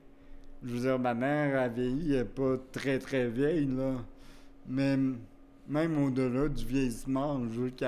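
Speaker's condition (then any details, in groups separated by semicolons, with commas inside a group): Cerebral palsy; wheelchair use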